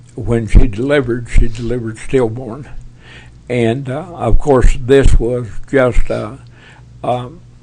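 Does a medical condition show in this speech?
Yes: Parkinson's; tremors as early symptom.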